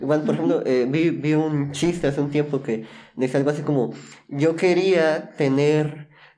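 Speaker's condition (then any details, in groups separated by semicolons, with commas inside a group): Cleft lip and palate; chili burns more than usual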